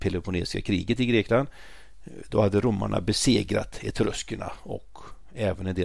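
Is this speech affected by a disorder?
No.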